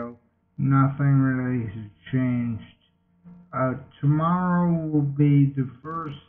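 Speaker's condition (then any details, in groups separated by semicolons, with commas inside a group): Multiple sclerosis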